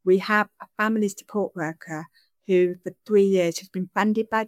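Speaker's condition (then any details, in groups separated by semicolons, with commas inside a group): Deafness; sign-supported English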